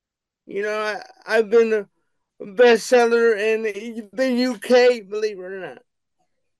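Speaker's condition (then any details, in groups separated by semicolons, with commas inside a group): Cerebral palsy; wheelchair bound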